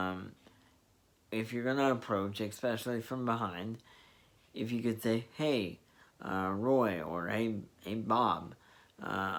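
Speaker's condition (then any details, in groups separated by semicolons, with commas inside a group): Spastic diplegia cerebral palsy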